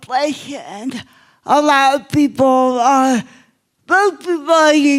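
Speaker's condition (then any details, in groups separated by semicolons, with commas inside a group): Cerebral palsy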